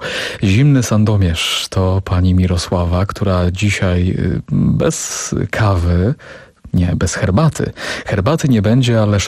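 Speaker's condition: No condition

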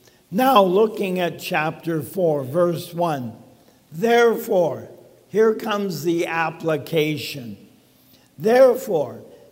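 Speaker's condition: ALS; talking funny

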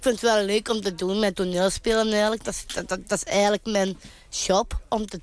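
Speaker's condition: Down syndrome; intellectual disability; sometimes has to call out, occasional voice strain from calling out

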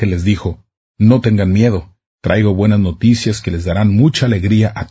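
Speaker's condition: No condition

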